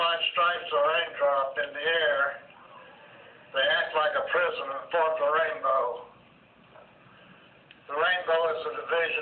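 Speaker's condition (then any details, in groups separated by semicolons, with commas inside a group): Parkinson's disease; day 10 of LSVT therapy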